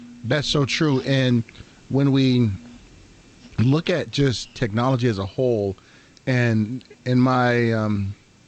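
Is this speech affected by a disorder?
No.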